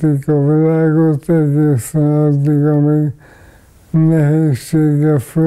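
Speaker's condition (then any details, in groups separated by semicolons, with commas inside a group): ALS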